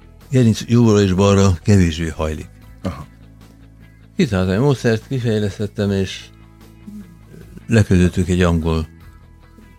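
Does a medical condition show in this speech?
Yes: Parkinson's disease; becomes emotional more easily as a symptom; harder for listeners to understand.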